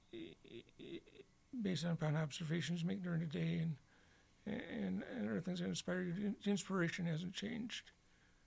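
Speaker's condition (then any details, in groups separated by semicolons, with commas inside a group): Parkinson's disease; Parkinson's disease diagnosed several years ago, terrible sleep disturbances, on disability; voice bad today, a direct symptom of Parkinson's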